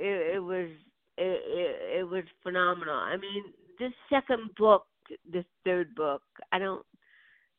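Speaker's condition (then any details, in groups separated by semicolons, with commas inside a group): Cerebral palsy; birth onset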